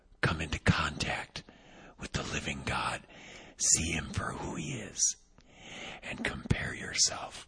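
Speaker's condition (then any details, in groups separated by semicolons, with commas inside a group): Vocal cord paralysis, unilateral; one vocal cord paralyzed, about 6 weeks; awaiting surgery in about a month, plastic shim to move paralyzed cord, previously repeated injections; voice not yet back, audibly affected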